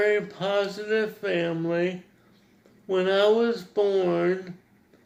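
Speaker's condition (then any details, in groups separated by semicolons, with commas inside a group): Cerebral palsy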